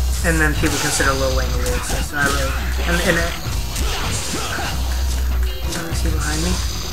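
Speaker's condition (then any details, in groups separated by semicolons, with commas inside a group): No condition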